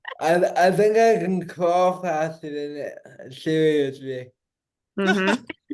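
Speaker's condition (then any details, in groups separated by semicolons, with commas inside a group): Cerebral palsy; diagnosed at about two months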